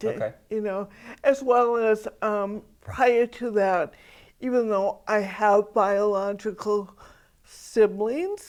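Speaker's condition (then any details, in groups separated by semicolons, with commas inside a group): Cerebral palsy; all four limbs, hand spasticity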